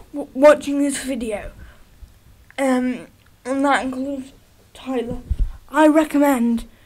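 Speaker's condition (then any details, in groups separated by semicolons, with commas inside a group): Cerebral palsy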